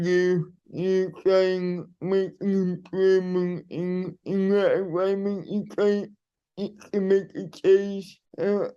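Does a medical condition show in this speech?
Yes: cerebral palsy; wheelchair user.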